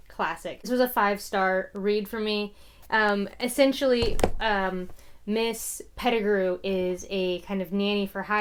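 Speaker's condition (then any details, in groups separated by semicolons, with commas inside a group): No condition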